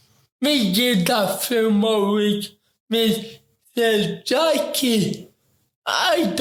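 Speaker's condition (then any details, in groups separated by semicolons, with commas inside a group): Ataxic cerebral palsy; affects talking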